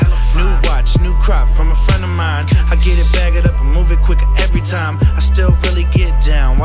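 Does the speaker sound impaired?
No.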